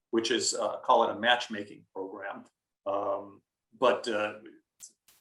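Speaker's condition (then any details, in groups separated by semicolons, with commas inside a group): No condition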